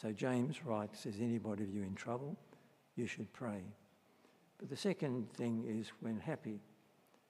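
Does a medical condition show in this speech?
Yes: Parkinson's disease; unpredictable effects.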